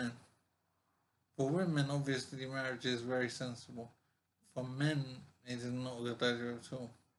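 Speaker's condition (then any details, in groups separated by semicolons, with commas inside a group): Brain injury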